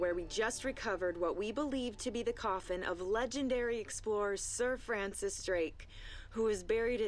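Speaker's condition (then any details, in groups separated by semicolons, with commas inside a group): No condition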